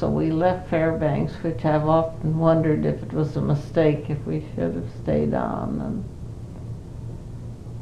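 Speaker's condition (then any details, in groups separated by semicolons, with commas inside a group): Parkinson's disease; 5 years since onset, not very able to do much, cannot live alone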